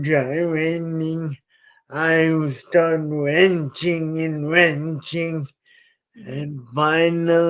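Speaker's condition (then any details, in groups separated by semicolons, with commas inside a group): Traumatic brain injury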